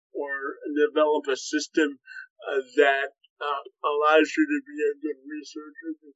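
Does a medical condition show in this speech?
Yes: cerebral palsy; spastic quadriplegic, from birth, legs affected, cannot walk normally, affects muscle memory, movement and dexterity.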